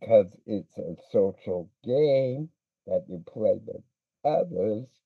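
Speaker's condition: Speech impediment

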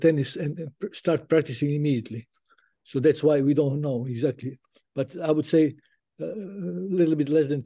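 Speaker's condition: Parkinson's disease; diagnosed 2010, could not play guitar syncopation, stopped playing guitar publicly 2015

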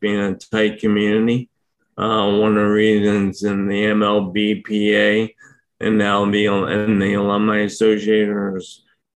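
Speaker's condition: ALS; hard to speak for long periods right now

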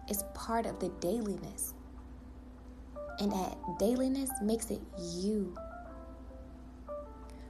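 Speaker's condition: No condition

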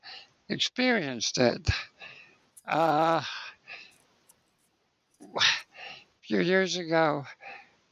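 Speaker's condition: Spinal muscular atrophy; age 60

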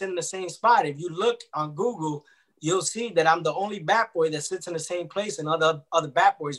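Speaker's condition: No condition

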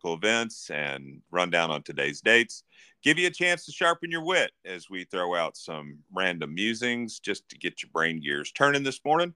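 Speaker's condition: No condition

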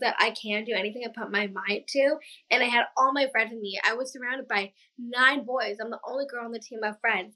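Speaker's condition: Down syndrome; past speech therapy

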